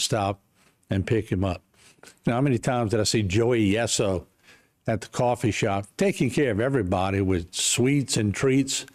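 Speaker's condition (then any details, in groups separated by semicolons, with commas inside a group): No condition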